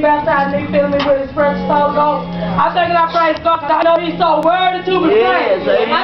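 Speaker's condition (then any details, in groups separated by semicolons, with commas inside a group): No condition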